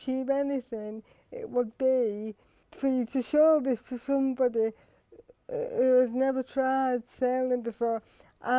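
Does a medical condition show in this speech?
Yes: quadriplegic cerebral palsy.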